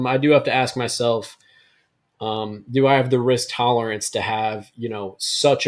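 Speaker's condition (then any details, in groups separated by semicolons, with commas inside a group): No condition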